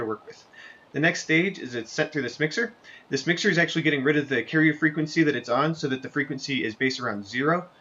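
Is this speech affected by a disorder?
No.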